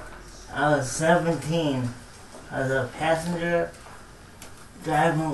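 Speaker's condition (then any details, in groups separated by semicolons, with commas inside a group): Brain injury; wheelchair; wheelchair since age 17; soft voice, speech impediment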